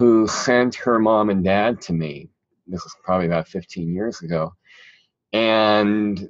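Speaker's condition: Cleft palate; present since childhood

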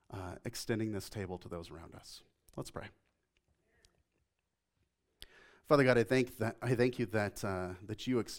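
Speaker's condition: No condition

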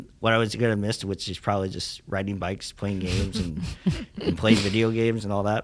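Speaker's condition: Cleft lip and palate; congenital

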